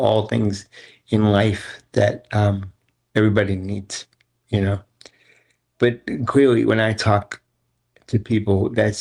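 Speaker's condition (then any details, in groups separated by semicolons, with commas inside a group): Cerebral palsy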